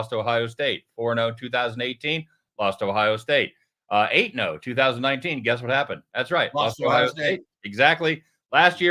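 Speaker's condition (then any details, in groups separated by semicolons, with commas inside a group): No condition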